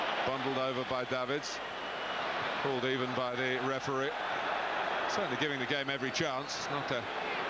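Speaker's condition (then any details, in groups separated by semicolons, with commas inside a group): No condition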